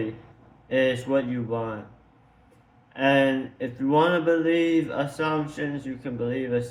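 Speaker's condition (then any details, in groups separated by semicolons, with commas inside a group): Tongue cancer surgery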